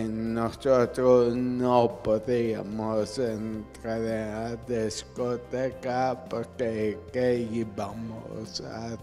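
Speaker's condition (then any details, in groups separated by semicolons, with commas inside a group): Cerebral palsy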